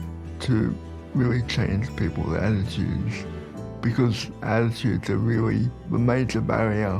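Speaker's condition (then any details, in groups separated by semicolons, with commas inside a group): Cerebral palsy; diagnosed at about 12 months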